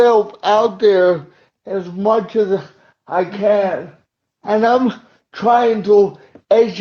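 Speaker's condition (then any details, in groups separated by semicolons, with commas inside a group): Cerebral palsy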